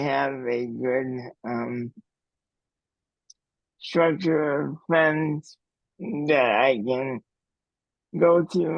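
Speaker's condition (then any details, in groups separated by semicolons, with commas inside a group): Cerebral palsy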